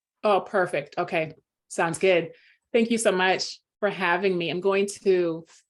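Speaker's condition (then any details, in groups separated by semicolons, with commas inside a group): No condition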